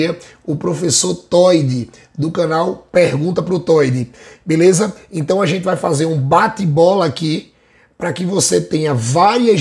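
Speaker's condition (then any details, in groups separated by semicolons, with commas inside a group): No condition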